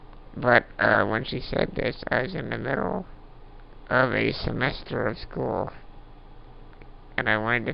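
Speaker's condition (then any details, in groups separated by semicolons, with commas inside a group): Duchenne muscular dystrophy; diminished lung function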